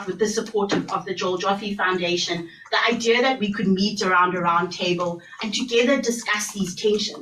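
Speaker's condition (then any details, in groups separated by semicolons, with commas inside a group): No condition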